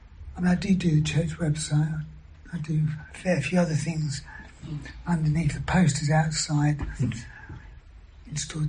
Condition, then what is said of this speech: Throat cancer. I've also had three injections in my vocals.